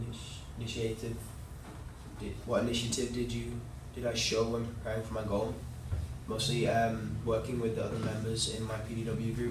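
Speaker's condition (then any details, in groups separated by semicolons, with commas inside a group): No condition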